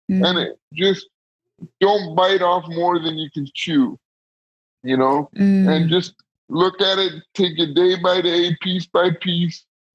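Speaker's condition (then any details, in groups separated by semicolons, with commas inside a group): Cerebral palsy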